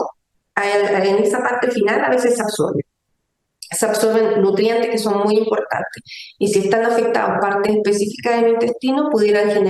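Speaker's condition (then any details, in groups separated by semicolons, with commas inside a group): No condition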